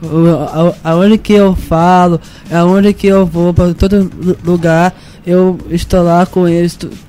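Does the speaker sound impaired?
Yes: Down syndrome; 18 years old, turning 19.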